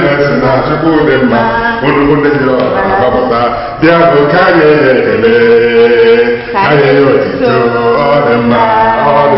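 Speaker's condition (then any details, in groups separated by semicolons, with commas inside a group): No condition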